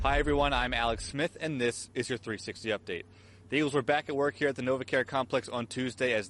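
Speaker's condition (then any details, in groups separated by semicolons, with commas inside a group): No condition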